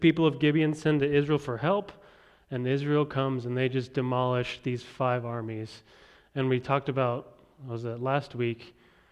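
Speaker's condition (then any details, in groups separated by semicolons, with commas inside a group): No condition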